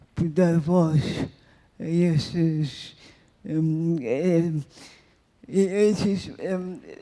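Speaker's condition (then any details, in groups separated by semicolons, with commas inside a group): Cerebral palsy; wheelchair user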